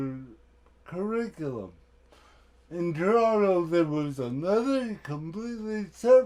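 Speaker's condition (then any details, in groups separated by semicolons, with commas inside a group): Cerebral palsy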